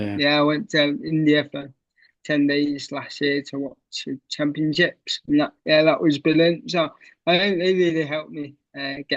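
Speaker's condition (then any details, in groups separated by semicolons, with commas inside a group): Cerebral palsy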